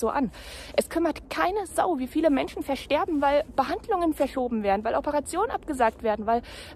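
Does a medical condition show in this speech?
No.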